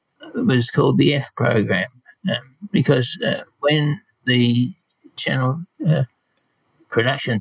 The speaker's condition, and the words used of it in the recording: Parkinson's disease. Don't worry, he's still as sharp as ever, but he does sound a bit different.